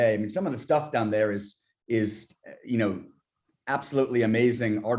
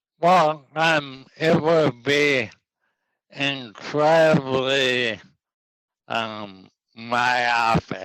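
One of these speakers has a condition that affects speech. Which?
The second: ALS.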